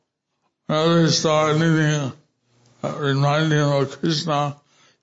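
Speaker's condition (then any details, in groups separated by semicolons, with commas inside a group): Stroke with facial paralysis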